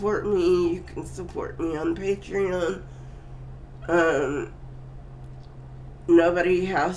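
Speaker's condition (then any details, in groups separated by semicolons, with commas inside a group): Cerebral palsy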